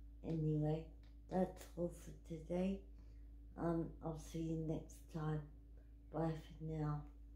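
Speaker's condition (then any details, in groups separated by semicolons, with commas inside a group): Cerebral palsy; wheelchair user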